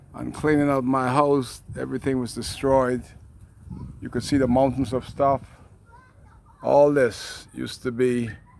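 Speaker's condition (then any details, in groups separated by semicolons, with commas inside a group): No condition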